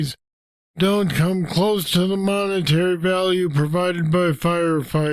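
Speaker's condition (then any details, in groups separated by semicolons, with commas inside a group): Parkinson's disease; deep brain stimulators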